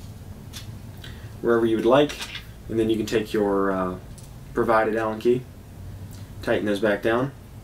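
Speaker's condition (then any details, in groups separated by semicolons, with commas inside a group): No condition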